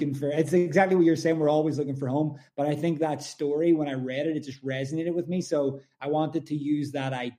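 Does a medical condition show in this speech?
No.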